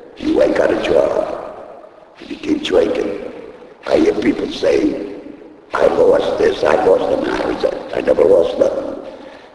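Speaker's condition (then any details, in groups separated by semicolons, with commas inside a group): Laryngectomy; device placed in throat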